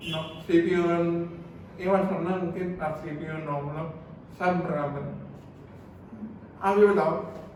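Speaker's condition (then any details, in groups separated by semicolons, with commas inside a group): Cerebral palsy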